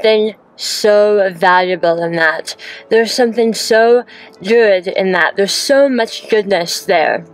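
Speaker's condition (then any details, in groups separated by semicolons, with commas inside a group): Hemi-glossectomy for oral cancer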